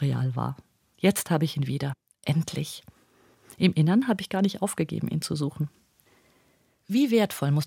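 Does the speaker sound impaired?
No.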